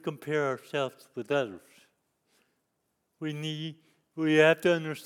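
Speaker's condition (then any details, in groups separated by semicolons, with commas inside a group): Cerebral palsy; lifelong disability since youth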